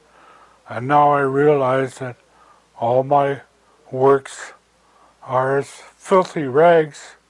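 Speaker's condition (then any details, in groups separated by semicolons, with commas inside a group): Stroke; even with walker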